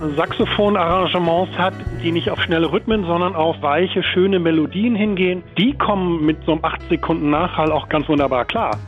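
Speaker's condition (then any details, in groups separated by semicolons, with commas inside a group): No condition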